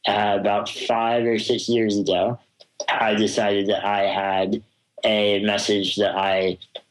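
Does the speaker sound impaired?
Yes: spinal muscular atrophy; congenital, progressive muscle wasting, never walked, crawled or sat unassisted, wheelchair since about age two; affects all muscles including jaw and tongue, little to no control of four limbs; jaw and tongue weakness affects talking, may be difficult to understand, described as mumbly.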